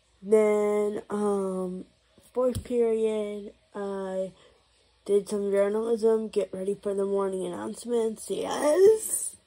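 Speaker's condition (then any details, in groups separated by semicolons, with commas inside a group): Cerebral palsy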